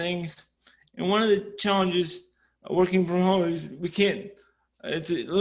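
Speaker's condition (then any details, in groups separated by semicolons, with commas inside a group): Cerebral palsy; dexterity issue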